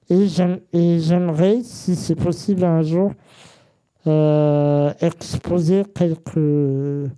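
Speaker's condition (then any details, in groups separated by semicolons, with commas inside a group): Congenital muscular dystrophy; genetic protein-related cause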